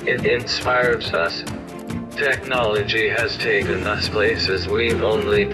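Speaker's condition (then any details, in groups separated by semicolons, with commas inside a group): ALS, speech-generating device; loses ability to move and breathe on own; on computer all day, speaking through it, eye tracking on Microsoft Surface; communicates verbally only through eye tracking technology, computer voice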